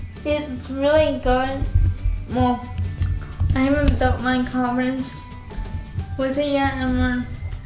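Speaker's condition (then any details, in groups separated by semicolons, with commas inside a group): Cerebral palsy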